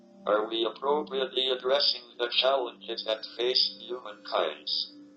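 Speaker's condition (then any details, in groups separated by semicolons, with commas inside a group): ALS, speech-generating device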